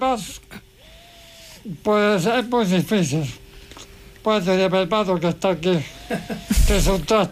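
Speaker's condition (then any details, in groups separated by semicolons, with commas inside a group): ELA (ALS); needs hoist to be put to bed, no longer drives or plays sport; voice described by host as impressive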